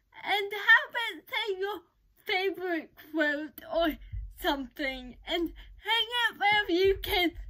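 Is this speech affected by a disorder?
Yes: cerebral palsy; uses crutches.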